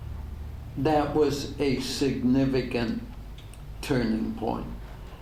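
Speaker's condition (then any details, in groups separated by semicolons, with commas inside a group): ALS; degenerative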